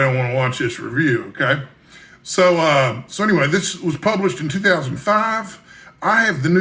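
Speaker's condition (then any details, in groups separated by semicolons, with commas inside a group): No condition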